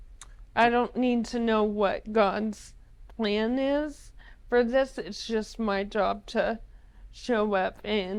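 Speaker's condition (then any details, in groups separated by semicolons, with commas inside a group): ALS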